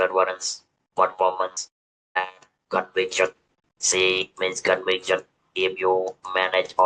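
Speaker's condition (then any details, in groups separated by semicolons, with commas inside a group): Throat cancer, electrolarynx user; several years after diagnosis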